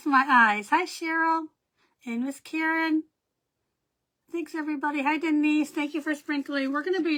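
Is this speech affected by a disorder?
No.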